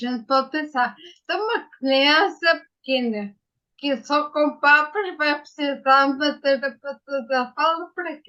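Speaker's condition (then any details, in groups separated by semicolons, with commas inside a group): Ataxia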